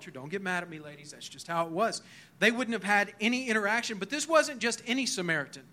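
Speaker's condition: No condition

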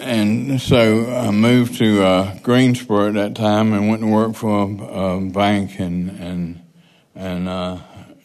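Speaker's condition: Parkinson's

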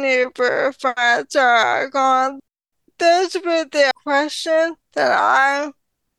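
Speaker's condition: ALS; slower progression than expected

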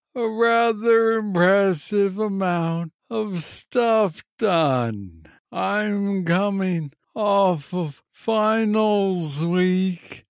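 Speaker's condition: Parkinson's disease, young onset

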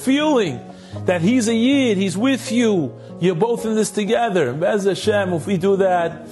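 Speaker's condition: No condition

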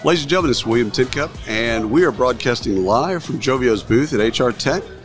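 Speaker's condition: No condition

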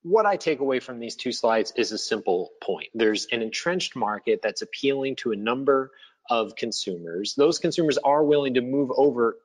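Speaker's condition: No condition

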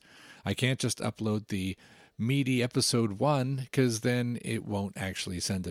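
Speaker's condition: No condition

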